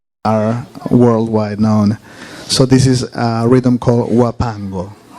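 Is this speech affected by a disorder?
No.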